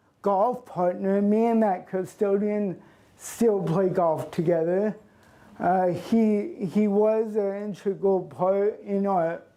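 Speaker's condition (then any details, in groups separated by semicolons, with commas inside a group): Cerebral palsy; since birth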